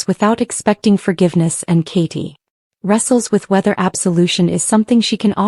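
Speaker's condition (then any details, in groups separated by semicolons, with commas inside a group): No condition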